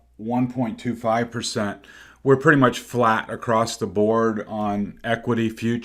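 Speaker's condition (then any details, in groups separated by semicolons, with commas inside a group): No condition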